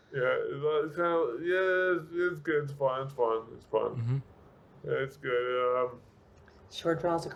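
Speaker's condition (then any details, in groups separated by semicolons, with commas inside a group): Severe brain injury; speech affected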